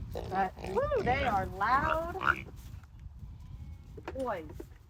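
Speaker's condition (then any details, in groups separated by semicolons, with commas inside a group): No condition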